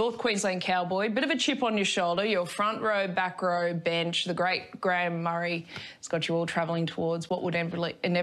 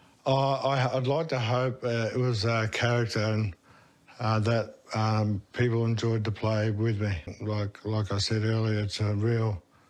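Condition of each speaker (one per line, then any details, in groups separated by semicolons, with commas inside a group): No condition
Motor neurone disease; affects half of body, spreading to legs; over four years since diagnosis, weakening, occasional falls; speech now affected, swallowing and talking still possible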